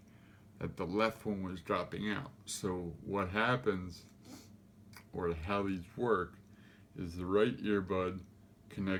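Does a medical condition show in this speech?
Yes: cerebral palsy; affects gait and walking.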